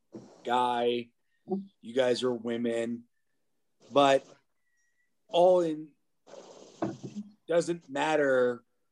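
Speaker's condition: Aphasia; now disabled

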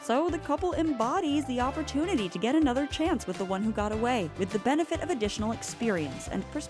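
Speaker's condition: No condition

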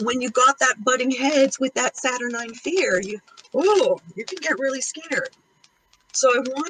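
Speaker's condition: No condition

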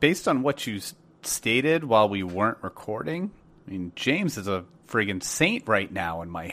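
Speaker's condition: No condition

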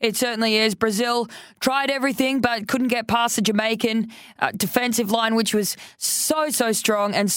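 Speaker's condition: No condition

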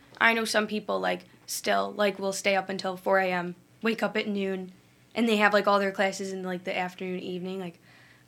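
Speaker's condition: No condition

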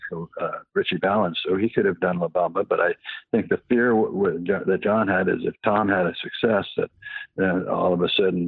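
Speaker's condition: Parkinson's; past cancer

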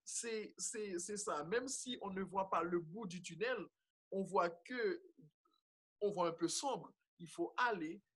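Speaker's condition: Stuttering; father also stuttered, realized own stutter gradually over time, remarks about elocution from others; whole-word repetitions, comme, stuttered moments left uncut in videos; repeated sounds

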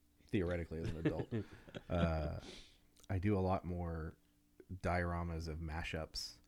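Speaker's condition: No condition

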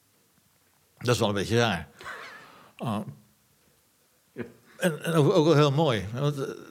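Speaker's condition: Parkinson's disease; falls including off bicycle

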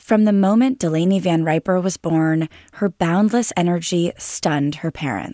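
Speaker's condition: No condition

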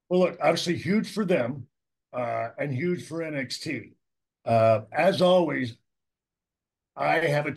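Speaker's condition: No condition

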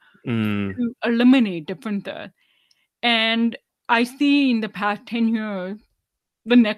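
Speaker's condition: Deafness, severe; 99% hearing loss, hearing aids worn whole life, no cochlear implant

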